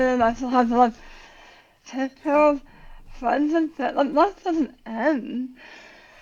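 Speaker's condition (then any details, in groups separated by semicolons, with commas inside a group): Tongue cancer surgery; most of tongue removed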